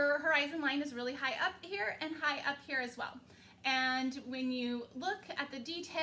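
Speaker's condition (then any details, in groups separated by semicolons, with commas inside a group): No condition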